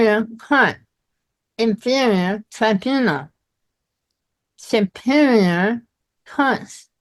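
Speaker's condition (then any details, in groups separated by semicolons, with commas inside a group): Myasthenia gravis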